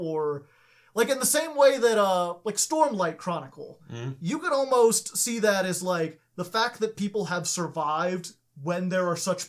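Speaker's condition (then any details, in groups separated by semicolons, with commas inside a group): No condition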